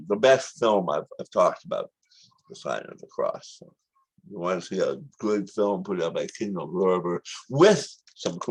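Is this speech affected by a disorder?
Yes: tongue cancer surgery.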